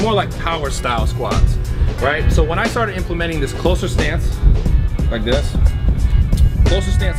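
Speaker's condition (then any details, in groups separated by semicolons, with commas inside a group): No condition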